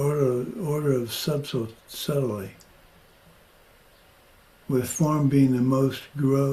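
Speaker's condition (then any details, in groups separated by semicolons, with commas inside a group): Parkinson's; progressing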